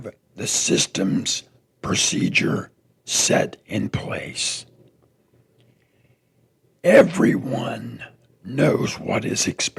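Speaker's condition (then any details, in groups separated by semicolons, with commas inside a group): Throat cancer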